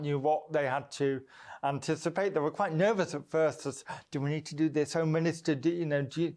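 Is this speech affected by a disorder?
Yes: cerebral palsy; birth oxygen deprivation, affects voice box; mild; strangulated voice, less clear on recordings.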